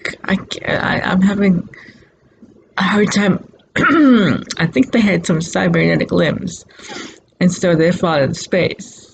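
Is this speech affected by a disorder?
Yes: cerebral palsy.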